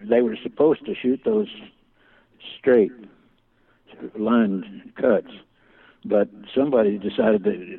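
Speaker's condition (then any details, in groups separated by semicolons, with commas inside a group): Parkinson's; symptoms began about 20 years ago, slowly progressive, out of business about 20 years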